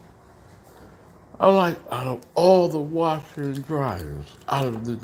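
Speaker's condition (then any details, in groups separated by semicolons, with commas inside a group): Slurred speech; still slurs words occasionally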